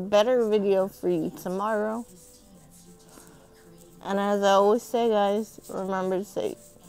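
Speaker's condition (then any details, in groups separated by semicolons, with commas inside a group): Cerebral palsy; sounds out of breath after therapy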